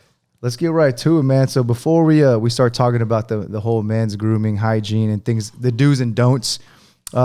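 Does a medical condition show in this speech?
No.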